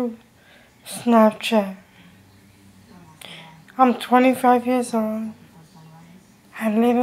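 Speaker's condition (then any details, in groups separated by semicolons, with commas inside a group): Cerebral palsy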